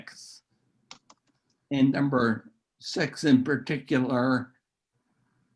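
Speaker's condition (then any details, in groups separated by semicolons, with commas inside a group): Neurological disease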